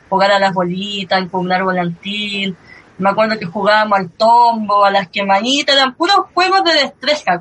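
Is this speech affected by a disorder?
Yes: cleft lip and palate; since early childhood.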